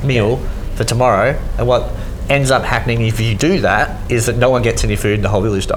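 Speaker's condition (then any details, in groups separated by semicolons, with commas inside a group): Cleft lip and palate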